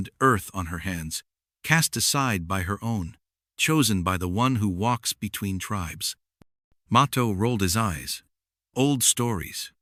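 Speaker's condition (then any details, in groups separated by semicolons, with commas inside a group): No condition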